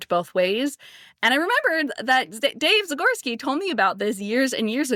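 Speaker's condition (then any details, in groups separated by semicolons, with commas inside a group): No condition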